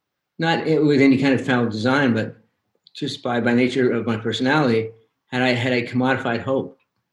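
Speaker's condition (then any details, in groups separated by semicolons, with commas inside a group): Young onset Parkinson's; spinal tumor surgery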